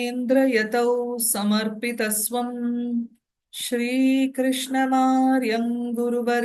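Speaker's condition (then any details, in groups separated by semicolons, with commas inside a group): No condition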